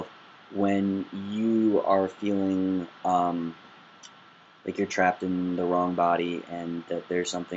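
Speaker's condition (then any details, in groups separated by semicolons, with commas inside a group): No condition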